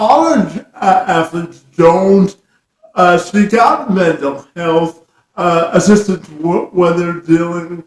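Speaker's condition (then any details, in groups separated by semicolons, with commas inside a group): Cerebral palsy; present from birth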